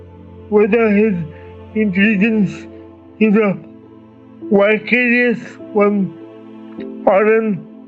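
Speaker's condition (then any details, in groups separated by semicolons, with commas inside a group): Cerebral palsy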